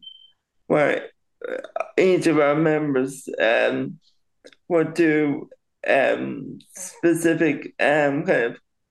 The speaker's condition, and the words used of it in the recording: Cerebral palsy. It just takes a bit longer to try and form the thoughts and then put them into words.